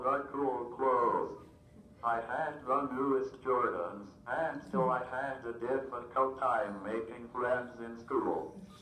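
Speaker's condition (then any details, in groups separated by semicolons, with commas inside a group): Cerebral palsy, athetoid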